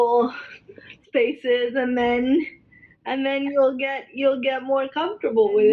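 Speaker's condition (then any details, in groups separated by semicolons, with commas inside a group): Cerebral palsy, spastic quadriplegia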